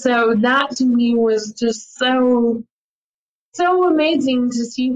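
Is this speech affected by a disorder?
Yes: ALS; attends ALS clinic.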